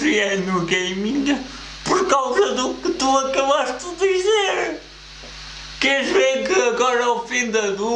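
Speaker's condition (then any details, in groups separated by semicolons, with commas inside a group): Cerebral palsy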